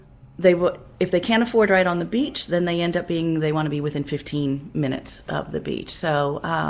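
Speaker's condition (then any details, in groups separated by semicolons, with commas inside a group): No condition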